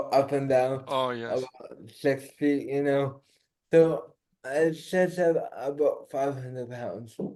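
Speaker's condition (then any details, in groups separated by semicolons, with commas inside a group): Cerebral palsy; diagnosed at about two months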